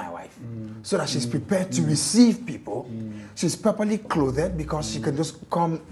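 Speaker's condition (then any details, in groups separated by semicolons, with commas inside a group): No condition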